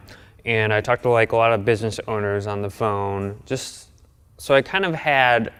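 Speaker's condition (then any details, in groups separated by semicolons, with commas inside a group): No condition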